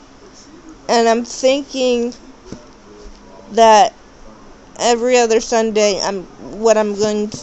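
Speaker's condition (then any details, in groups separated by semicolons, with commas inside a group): Cerebral palsy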